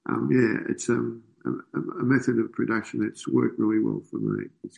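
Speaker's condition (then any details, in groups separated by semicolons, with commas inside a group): Parkinson's disease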